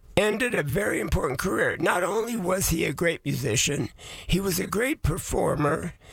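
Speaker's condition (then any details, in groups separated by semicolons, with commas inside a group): Voice changed after vocal cord surgery; about two years since vocal cord surgery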